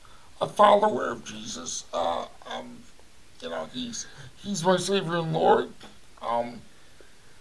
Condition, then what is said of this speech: Cerebral palsy. It affects, as you can tell, my voice.